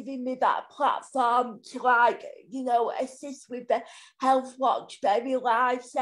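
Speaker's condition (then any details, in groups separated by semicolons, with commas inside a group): Cerebral palsy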